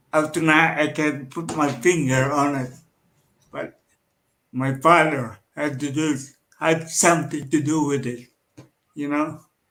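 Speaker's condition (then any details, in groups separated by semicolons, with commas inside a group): Cerebral palsy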